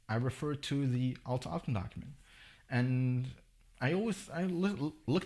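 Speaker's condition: No condition

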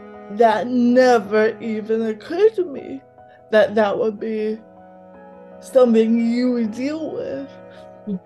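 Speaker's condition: Cerebral palsy, mild; mouth affected

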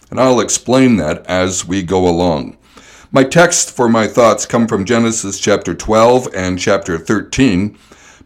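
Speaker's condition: No condition

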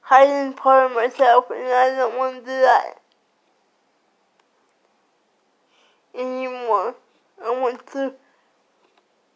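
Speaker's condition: Cerebral palsy; cerebral palsy affecting whole body; slurred speech

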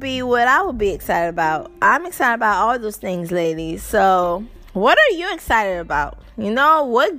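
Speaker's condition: No condition

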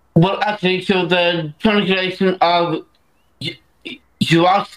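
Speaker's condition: Down syndrome

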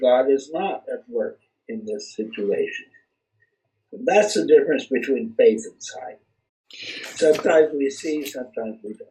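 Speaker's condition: Cerebral palsy; speech not affected

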